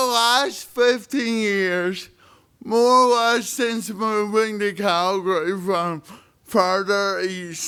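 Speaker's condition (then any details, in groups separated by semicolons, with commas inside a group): Spastic cerebral palsy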